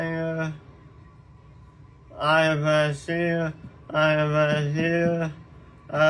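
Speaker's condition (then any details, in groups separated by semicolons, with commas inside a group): Tongue cancer surgery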